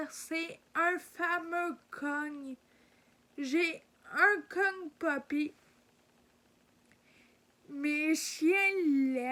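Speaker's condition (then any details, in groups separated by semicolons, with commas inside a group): Ataxia; degenerative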